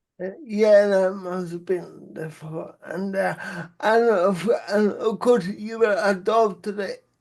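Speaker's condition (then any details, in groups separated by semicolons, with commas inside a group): Cerebral palsy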